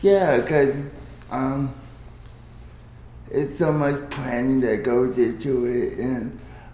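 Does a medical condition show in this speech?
Yes: cerebral palsy.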